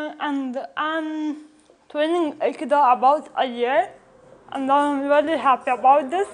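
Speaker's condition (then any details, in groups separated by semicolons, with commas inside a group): Cerebral palsy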